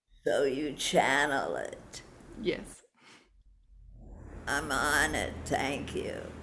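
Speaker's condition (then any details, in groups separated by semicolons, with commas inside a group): Parkinson's disease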